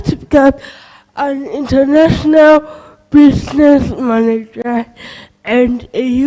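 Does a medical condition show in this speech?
Yes: cerebral palsy; present from birth.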